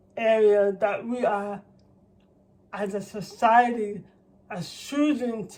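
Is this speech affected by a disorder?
Yes: cerebral palsy.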